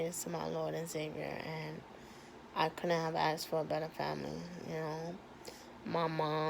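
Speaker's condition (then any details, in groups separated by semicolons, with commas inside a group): Cerebral palsy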